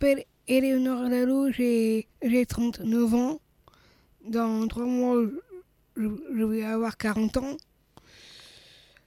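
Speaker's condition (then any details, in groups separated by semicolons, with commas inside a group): Down syndrome (trisomy 21); age 39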